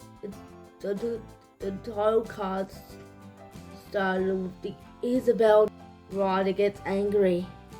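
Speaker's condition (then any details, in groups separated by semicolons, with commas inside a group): Cerebral palsy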